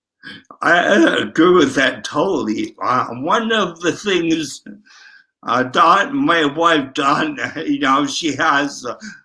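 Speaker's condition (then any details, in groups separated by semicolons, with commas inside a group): Traumatic brain injury, ataxic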